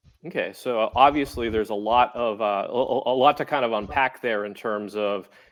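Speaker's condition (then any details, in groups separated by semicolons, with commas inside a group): No condition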